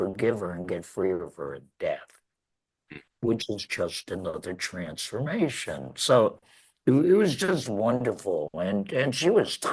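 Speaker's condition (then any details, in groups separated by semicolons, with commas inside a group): Laryngectomy; laryngectomy after throat cancer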